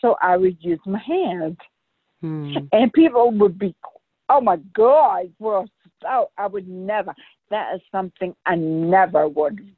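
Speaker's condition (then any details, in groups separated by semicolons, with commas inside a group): Brain aneurysm rupture; sudden ruptured brain aneurysm, coma afterward, relearned walking and talking, balance issues, physical therapy; not even four years since rupture, still learning to walk, swerves from balance issues; sounds different than before, speech leads people to think deaf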